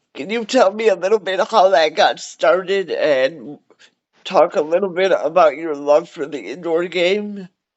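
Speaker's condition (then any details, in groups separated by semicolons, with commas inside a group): Cerebral palsy; cerebral palsy, wheelchair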